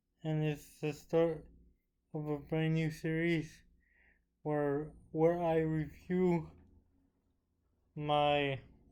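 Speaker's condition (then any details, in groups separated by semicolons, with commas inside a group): Cerebral palsy; with developmental delay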